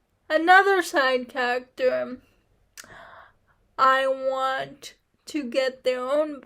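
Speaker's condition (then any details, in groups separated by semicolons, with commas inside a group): Cerebral palsy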